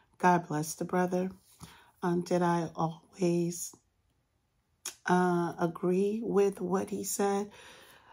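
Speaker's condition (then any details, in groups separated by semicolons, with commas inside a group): No condition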